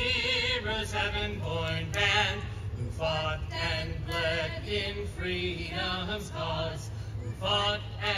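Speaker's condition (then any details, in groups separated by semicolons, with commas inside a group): No condition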